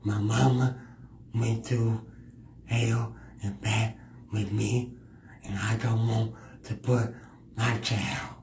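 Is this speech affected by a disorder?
Yes: cerebral palsy; not curable, walks and moves without wheelchair, had speech therapist, strong support system; drools a little, cannot contain drooling, drools when speaking; speech affected, way of talking differs, bullied for speech through elementary, junior high, high school.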